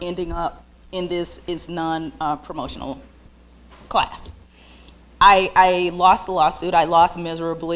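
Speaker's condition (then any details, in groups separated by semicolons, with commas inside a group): No condition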